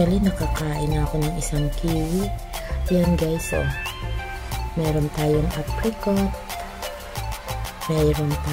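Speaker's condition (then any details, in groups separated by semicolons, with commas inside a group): No condition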